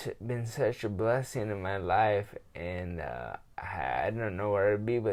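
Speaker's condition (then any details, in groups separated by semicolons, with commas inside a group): Traumatic brain injury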